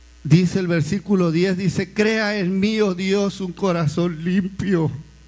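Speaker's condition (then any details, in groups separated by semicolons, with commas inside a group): No condition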